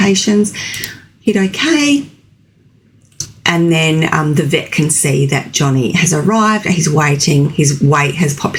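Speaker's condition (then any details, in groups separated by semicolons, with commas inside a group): No condition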